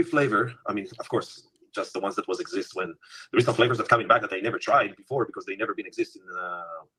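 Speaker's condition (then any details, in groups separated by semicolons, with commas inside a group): No condition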